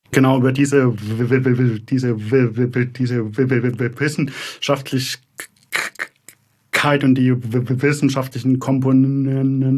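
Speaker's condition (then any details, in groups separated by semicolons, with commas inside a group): Stuttering; developmental, lifelong, possibly inherited, father stuttered, brother fluent, logopedic speech therapy, constant since second grade; stuttering audible within first 20 seconds of speaking, listener must be patient; repeated words, prolonged sounds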